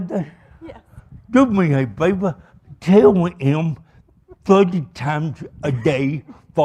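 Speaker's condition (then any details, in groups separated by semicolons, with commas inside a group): Cerebral palsy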